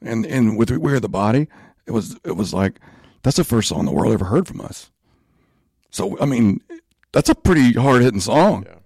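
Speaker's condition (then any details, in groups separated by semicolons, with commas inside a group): Spasmodic dysphonia; in speech therapy with doctors, band crowns off for medical year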